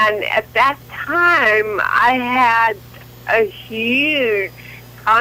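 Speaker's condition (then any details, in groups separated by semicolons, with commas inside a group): Cerebral palsy; from birth, leg spasticity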